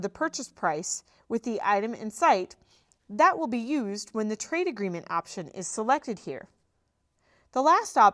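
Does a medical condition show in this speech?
No.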